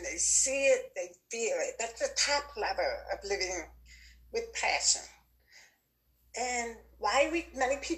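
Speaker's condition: Deafness; born with normal hearing

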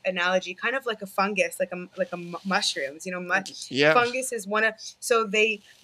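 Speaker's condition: No condition

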